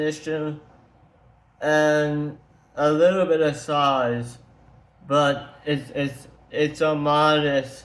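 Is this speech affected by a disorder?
Yes: tongue cancer surgery.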